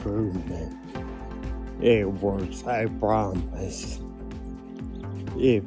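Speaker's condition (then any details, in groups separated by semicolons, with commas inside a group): Ataxia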